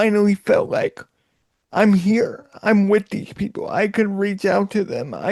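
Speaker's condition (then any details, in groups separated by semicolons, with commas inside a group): Cerebral palsy; voice sometimes sounds childlike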